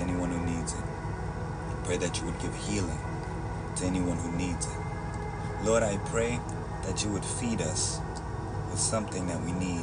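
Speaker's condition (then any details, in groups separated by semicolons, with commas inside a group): No condition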